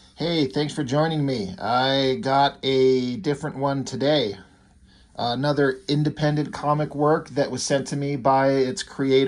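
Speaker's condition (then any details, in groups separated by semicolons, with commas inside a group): No condition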